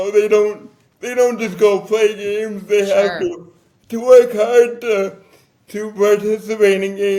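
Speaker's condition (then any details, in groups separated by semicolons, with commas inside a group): Cerebral palsy; difficult to talk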